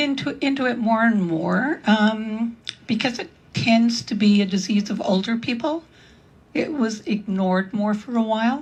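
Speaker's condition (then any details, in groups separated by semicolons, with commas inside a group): No condition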